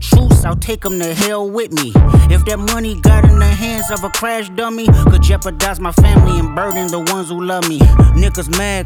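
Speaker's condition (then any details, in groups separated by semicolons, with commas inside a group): No condition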